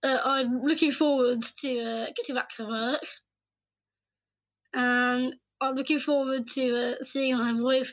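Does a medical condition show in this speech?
Yes: Down syndrome.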